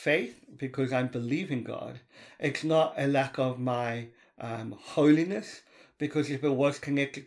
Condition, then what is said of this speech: Cleft palate. So my inability to hear, the hearing problems I've had, and the way I speak are the two things that I would say are the weakest things about me.